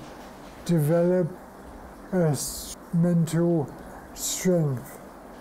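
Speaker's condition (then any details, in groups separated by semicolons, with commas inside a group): Multiple sclerosis; secondary progressive form; about 17 years since diagnosis, gradual deterioration, losing dexterity, past interferon; speech difficulty last two or three years, solid food lodges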